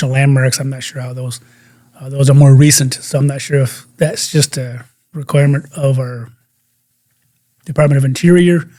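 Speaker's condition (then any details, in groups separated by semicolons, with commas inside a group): No condition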